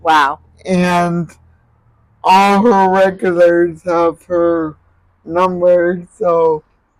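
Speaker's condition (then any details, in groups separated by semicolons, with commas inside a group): Cerebral palsy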